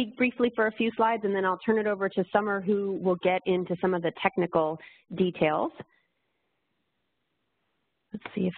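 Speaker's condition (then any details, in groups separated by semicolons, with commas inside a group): No condition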